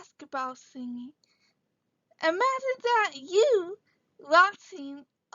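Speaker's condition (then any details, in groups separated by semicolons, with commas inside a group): Cerebral palsy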